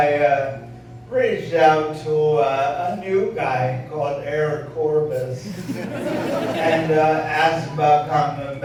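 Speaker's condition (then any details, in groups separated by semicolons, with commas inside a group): ALS; voice sounds impaired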